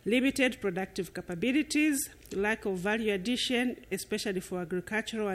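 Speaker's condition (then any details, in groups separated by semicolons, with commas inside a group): No condition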